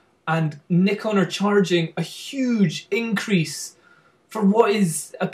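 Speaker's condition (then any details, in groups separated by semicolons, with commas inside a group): No condition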